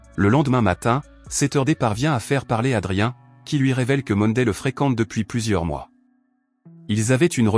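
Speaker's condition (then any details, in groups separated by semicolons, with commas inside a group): No condition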